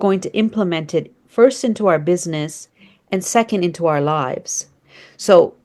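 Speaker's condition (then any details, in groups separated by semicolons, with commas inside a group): No condition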